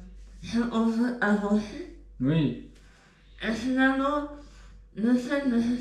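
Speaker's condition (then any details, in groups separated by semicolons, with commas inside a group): Tongue cancer; eating difficulty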